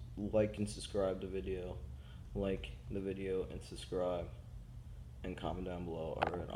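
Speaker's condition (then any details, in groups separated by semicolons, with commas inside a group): No condition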